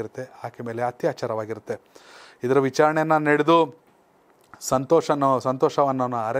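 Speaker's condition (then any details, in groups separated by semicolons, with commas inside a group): No condition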